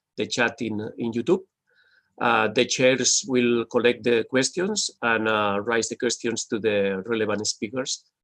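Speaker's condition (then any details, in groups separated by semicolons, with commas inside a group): No condition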